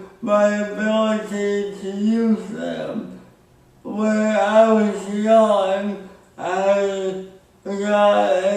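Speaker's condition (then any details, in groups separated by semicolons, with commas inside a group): Speech impairment after birth surgery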